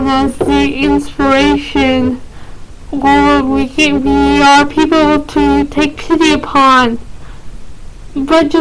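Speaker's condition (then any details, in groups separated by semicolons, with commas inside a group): Cerebral palsy, mild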